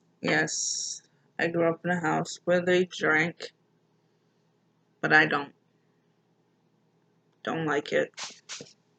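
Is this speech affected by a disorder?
Yes: mild cerebral palsy.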